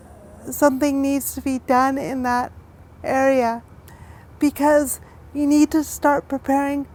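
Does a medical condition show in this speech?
Yes: cerebral palsy; severe form; relatively active, high-functioning.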